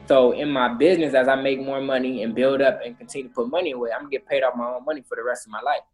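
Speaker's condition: No condition

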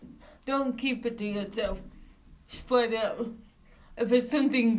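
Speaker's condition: Cerebral palsy; no wheelchair use

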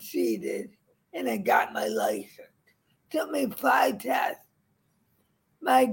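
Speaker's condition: Cerebral palsy; permanent, wobbly gait, frequent falls; described as drooly and funny, once judged too poor for teaching, mistaken for drunk

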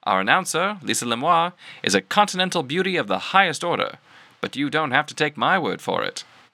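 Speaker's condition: No condition

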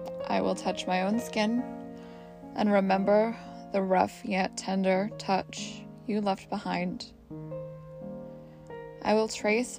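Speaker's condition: No condition

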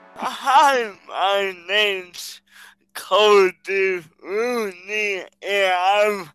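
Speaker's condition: Cerebral palsy

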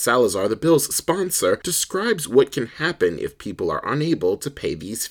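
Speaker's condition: No condition

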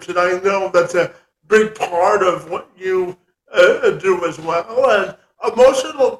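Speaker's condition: Cerebral palsy; congenital, present since birth

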